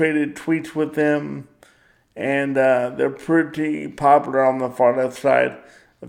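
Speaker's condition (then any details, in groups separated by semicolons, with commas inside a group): Cerebral palsy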